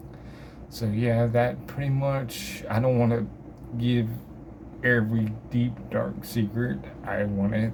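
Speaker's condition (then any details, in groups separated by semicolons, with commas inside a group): Cerebral palsy; from birth, affects motor skills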